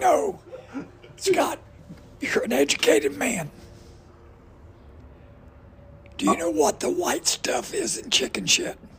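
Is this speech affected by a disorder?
Yes: voice damage from cancer; cancer damage to voice box, fighting cancer about 10 years, given fatal prognosis 5 years ago; raspy voice, ongoing cancer fight, age 72; voice box destroyed by cancer.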